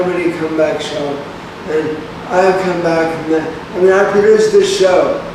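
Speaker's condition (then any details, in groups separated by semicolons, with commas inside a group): Brain injury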